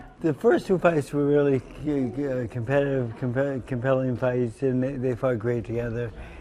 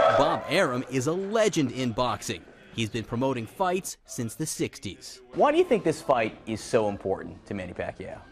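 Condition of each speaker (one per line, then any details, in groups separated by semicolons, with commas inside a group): Parkinson's disease; several years since onset
No condition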